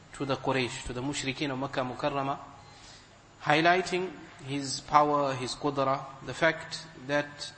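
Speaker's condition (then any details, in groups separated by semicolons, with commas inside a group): No condition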